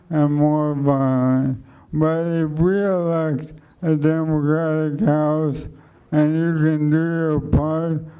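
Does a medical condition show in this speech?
Yes: ALS; speech slowed and softened.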